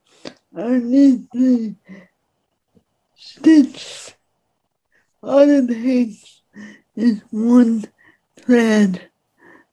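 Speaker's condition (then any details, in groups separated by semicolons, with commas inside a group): Speech impediment; disabled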